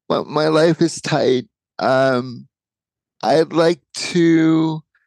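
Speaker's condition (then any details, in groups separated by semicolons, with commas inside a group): Cerebral palsy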